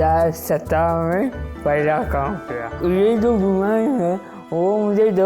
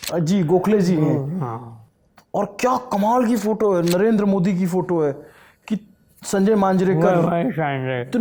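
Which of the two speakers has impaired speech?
The first: Wilson's disease; onset at age 16.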